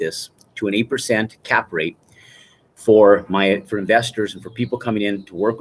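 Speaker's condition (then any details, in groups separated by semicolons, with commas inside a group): No condition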